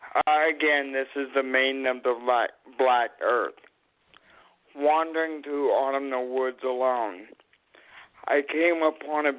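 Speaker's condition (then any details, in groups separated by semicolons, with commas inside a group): Cerebral palsy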